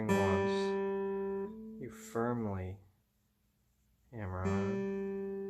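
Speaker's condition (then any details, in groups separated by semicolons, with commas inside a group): No condition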